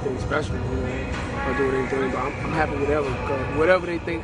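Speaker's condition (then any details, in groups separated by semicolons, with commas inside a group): No condition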